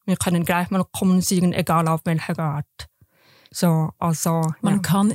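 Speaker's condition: Deafness, congenital; raised oral

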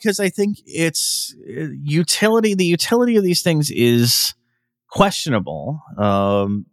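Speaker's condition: No condition

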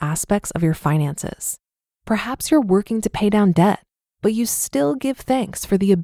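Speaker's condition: No condition

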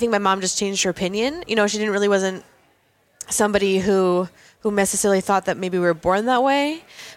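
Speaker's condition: No condition

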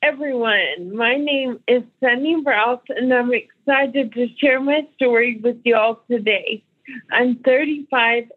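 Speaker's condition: ALS; ALS diagnosed before age 35

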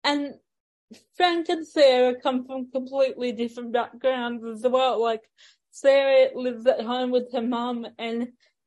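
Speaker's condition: Ataxic cerebral palsy; chair for long distances and main street

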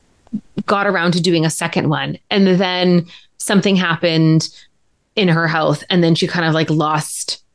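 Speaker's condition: No condition

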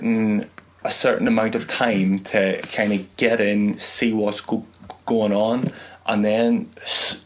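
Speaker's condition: Stammer; stammer since at least school years; member of Maguire Programme for people who stammer, pushes self outside comfort zone; occasional stuttery delivery, long avoided public speaking; repeated sounds, blocks

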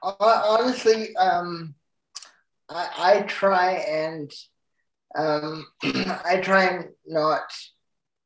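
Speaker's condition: Cerebral palsy; full-time wheelchair user

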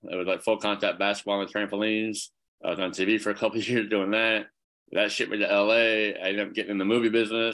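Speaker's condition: Cleft palate; congenital, severe

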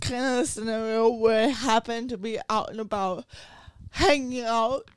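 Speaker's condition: Cerebral palsy

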